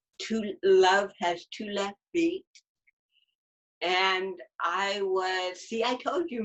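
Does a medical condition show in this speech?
Yes: cerebral palsy.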